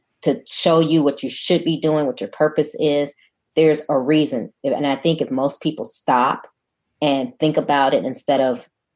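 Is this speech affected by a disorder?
No.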